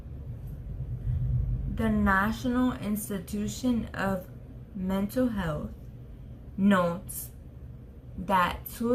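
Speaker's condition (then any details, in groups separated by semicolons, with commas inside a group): Traumatic brain injury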